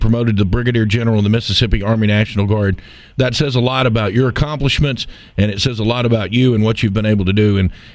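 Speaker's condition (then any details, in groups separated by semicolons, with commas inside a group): No condition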